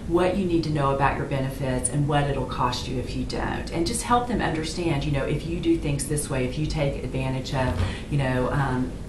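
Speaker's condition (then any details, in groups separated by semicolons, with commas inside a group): No condition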